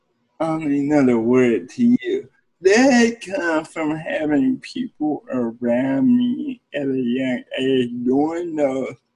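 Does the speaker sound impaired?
Yes: cerebral palsy; present from birth.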